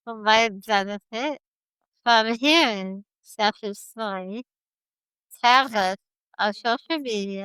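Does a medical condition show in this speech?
Yes: spinal muscular atrophy type 1, severe; about 30 years since diagnosis.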